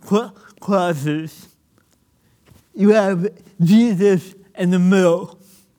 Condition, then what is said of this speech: Cerebral palsy. I have cerebral palsy, and that could make speaking a little bit difficult for me.